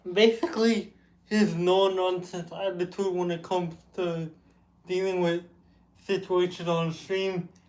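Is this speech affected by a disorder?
Yes: cerebral palsy; with developmental delay.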